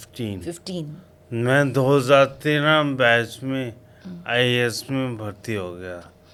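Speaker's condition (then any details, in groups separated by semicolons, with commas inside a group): Coma after road accident; road accident, brain injury after coma; about ten years since accident; slightly slurred, slow speech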